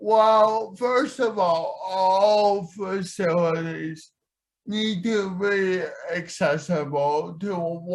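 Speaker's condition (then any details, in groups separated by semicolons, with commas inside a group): Cerebral palsy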